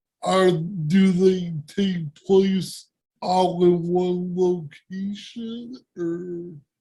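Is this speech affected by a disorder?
Yes: cerebral palsy; present from birth.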